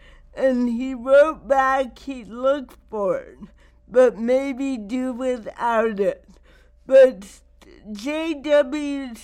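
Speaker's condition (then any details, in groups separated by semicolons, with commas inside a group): Cerebral palsy; wears down with age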